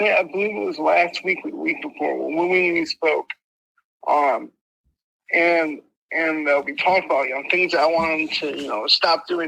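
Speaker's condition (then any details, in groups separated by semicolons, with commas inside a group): Mild cerebral palsy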